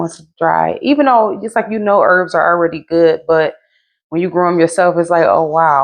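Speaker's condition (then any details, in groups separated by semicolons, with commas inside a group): No condition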